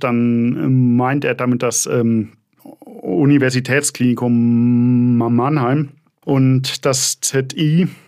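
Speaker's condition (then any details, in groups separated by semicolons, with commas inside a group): Stuttering; lifelong stuttering since childhood, limited childhood therapy options in Mannheim, therapy sought toward Heidelberg; still stuttering in late twenties; frequent word and phrase repetitions, part-word repetitions, many fillers, audible stuttering while hosting; repeated sounds, prolonged sounds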